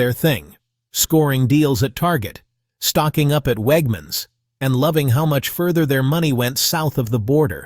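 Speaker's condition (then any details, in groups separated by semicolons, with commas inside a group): No condition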